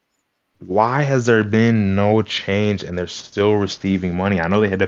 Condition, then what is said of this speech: No condition.